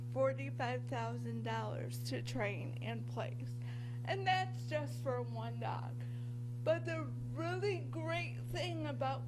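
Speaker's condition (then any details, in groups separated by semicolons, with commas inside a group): Cerebral palsy; from birth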